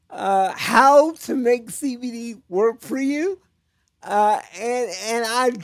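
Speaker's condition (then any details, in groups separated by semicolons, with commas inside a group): Cerebral palsy; types with one finger, chronic pain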